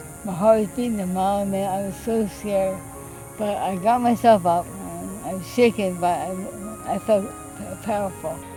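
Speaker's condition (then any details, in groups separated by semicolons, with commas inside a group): ALS; about 21 years since diagnosis; slurred speech, mistaken for drunk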